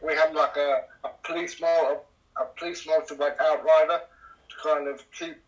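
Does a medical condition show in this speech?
Yes: cerebral palsy; cerebral palsy affecting all limbs, C2 para-cycling class, swimming as early physio, trike from age 7-8.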